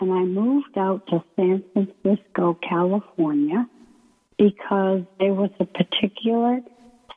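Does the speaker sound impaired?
Yes: ALS; first symptoms subtle in right foot, onset during pre-doctoral internship at VA, wheelchair user, transfer board; about three years since onset, two since diagnosis, can no longer transfer self; weak breathing muscles, hard to speak, may sound weak or unclear, paces speech with breathing, slowing, pausing.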